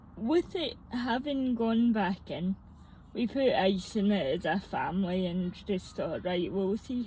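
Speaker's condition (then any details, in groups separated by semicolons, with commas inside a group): Cerebral palsy; birth injury, weaker muscles; mild to moderate, badly torn muscles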